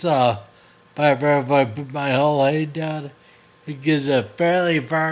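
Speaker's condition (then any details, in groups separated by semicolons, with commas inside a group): Friedreich's ataxia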